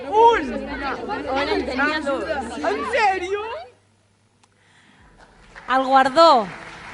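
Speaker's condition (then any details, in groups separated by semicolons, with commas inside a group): No condition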